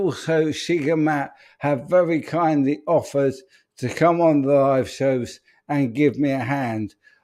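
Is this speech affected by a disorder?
Yes: ALS; speech.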